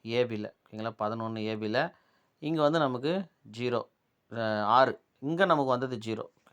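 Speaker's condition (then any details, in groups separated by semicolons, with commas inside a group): No condition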